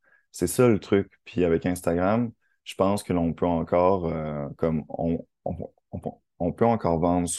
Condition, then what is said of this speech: Stuttering. Donc, si lorsque je parle, ça bloque un peu, c'est pas le Wi-Fi qui est en train de bugger, c'est simplement mes cordes vocales qui sont un peu capricieuses.